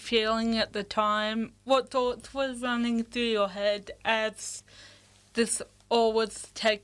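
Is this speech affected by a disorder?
Yes: cerebral palsy; cerebral palsy from birth.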